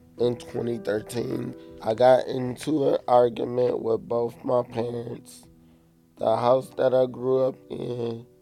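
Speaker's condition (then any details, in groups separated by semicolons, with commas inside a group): Cerebral palsy; affects movement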